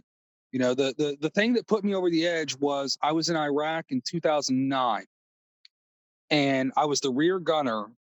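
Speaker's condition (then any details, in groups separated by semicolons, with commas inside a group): No condition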